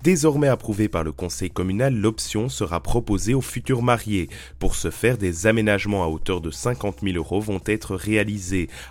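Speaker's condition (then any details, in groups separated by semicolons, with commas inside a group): No condition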